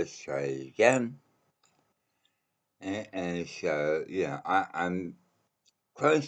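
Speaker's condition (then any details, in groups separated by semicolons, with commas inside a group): Mouth cancer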